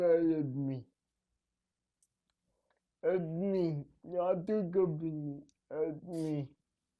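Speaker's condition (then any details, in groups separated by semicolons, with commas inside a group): Cerebral palsy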